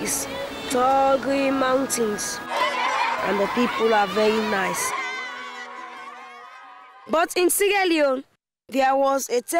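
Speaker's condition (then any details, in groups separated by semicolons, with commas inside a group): No condition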